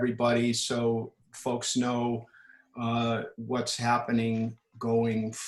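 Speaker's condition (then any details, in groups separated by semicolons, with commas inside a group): No condition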